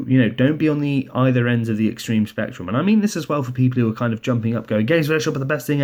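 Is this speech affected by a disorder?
No.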